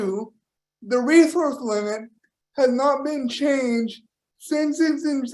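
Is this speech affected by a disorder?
Yes: cerebral palsy; power wheelchair.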